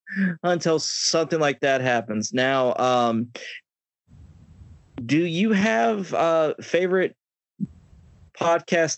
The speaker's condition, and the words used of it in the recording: Stuttering. God, my stutter's getting the best of me tonight.